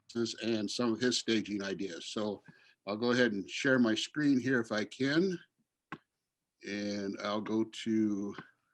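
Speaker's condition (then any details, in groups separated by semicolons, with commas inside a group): No condition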